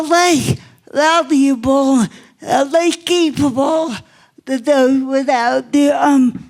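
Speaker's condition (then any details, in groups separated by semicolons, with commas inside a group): Cerebral palsy; obvious speech impairment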